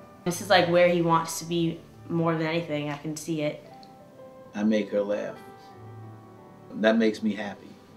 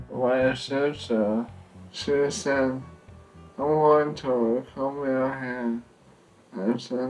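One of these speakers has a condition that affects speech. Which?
The second: ALS; onset in finger, slightly bent.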